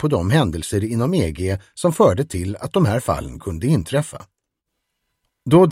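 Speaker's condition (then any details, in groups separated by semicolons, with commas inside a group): No condition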